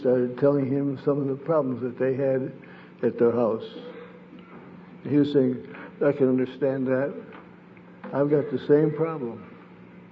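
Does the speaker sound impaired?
Yes: Parkinson's disease; lost balance and body coordination.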